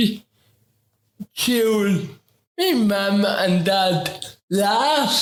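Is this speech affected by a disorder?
Yes: ataxic cerebral palsy; affects talking.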